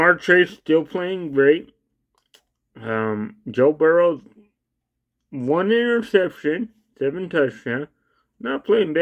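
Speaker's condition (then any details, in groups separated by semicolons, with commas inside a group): Cerebral palsy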